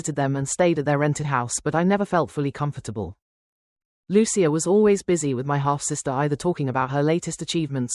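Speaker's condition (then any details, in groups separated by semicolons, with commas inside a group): No condition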